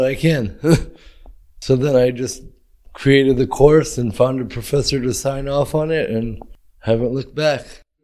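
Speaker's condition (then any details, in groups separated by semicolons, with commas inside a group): Cerebral palsy; brain injury, present from birth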